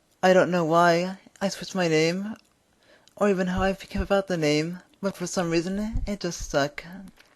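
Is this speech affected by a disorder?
Yes: cerebral palsy.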